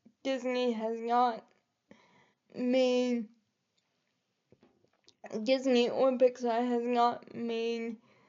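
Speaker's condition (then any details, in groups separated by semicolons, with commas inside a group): Cerebral palsy; able to articulate and speak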